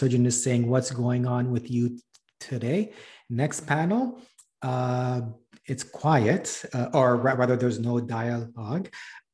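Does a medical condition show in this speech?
Yes: stuttering; lifelong stuttering, about three decades, stuttered a lot in high school; stutters much less now than before; stutters more when not podcasting, once avoided words like Toronto, stutters own name when disclosing; here repeated sounds.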